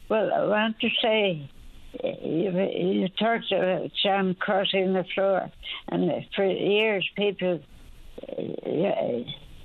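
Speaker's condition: Speech impediment after stroke, mild

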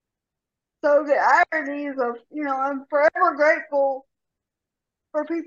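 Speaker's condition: Cerebral palsy; severe rotator cuff tear

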